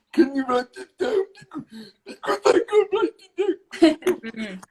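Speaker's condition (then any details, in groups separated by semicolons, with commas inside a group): Cerebral palsy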